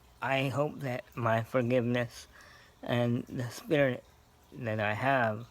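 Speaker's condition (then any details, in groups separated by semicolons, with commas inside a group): Cerebral palsy; scoliosis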